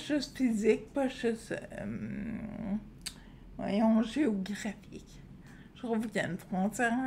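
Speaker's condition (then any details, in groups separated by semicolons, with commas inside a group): Friedreich's ataxia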